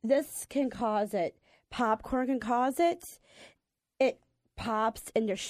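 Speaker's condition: Down syndrome

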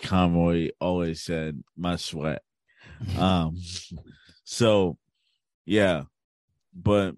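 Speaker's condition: Cerebral palsy; since birth

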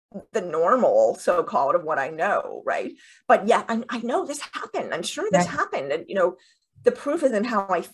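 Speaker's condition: Deafness with cochlear implants; two cochlear implants, first implant 7 years ago, second implant surgery later

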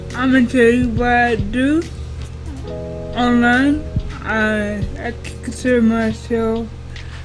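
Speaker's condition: Cerebral palsy; wheelchair user

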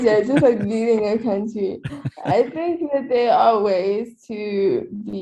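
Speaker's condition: Cerebral palsy; quadriplegic, wheelchair user

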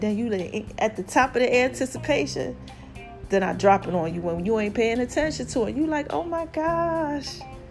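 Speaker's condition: No condition

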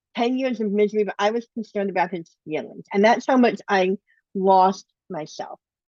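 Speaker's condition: Bilateral cleft lip and palate

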